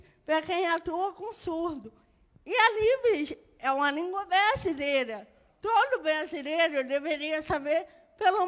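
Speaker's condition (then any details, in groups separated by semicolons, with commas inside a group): Cerebral palsy; birth brain injury; moderate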